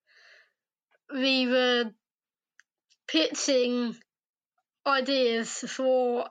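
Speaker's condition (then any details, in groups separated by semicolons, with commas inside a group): Down syndrome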